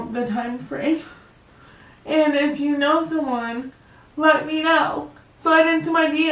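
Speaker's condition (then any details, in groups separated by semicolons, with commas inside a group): Cerebral palsy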